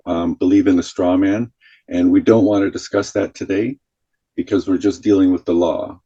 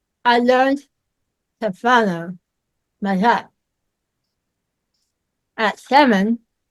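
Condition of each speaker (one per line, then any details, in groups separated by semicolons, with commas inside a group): No condition
Myasthenia gravis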